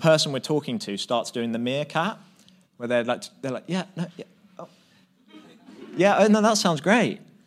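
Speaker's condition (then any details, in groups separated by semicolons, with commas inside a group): No condition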